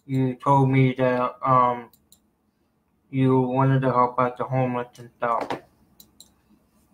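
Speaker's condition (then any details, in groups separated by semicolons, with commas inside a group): Cerebral palsy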